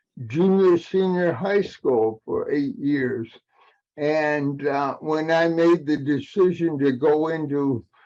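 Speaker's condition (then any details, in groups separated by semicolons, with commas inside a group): Cerebral palsy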